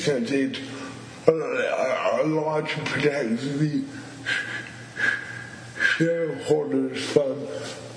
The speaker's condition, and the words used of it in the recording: Cerebral palsy. It really is. I've had moments of disfluency with that has taken a long time.